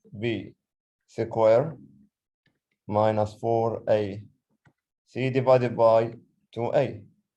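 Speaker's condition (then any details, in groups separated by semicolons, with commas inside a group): No condition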